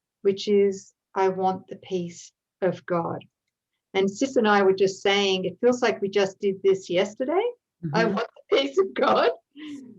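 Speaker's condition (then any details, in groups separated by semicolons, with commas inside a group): No condition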